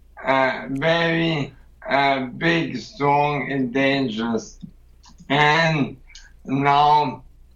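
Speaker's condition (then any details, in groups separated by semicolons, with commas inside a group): ALS; sounds drunk to strangers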